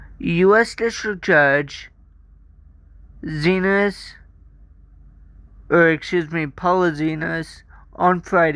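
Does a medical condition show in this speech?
Yes: cerebral palsy.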